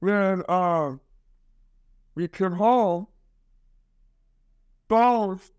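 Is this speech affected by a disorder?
Yes: Down syndrome; way of speaking noticed by listeners, shapes their perceptions.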